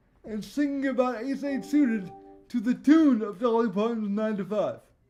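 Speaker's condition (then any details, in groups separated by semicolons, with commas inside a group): Cerebral palsy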